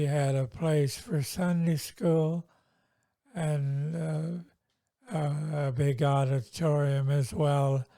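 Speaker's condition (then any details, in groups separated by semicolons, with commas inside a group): Multiple sclerosis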